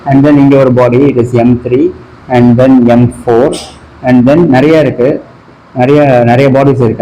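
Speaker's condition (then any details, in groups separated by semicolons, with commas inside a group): No condition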